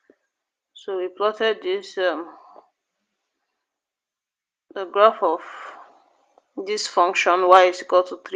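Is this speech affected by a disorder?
No.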